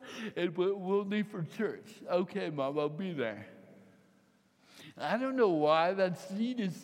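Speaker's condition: Cerebral palsy, mild; typewriter for writing

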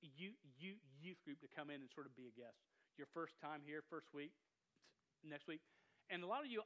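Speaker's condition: Stuttering; stutter noticed by listeners after speaking in big church, regular youth group unaware of it; repeated sounds, prolonged sounds

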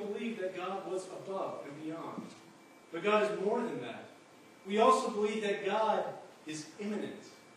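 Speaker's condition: No condition

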